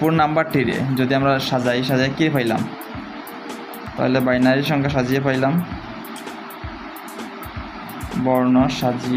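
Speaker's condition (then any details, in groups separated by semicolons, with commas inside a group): No condition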